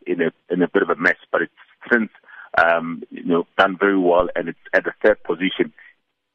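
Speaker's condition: No condition

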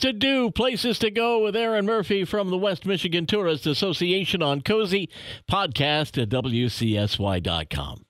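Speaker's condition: No condition

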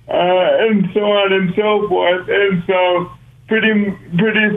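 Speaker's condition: Cerebral palsy; brain-muscle disconnect, muscles do not fire properly, retrained through years of therapy

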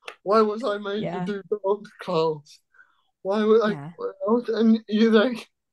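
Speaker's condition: Cerebral palsy

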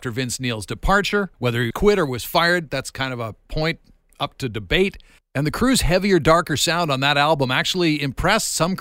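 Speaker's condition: No condition

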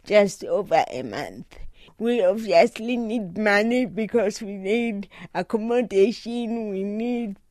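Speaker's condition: Cerebral palsy; doctors said unable to drive, drives so-called normal automatic car

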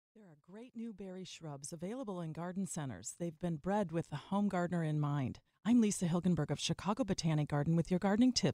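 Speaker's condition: No condition

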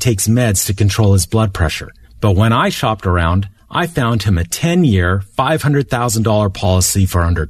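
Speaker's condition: No condition

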